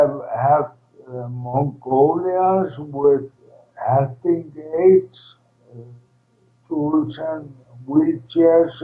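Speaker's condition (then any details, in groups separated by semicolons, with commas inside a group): ALS, primary lateral sclerosis; first diagnosed ALS, rediagnosed PLS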